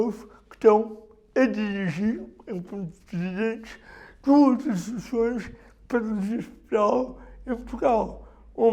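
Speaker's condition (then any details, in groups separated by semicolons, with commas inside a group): Cerebral palsy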